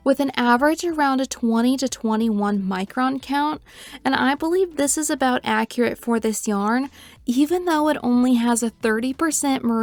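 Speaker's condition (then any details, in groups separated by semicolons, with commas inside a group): No condition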